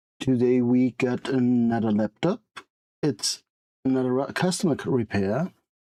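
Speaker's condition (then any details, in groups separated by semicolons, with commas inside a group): No condition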